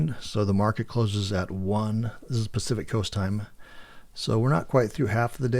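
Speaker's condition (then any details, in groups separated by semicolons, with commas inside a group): No condition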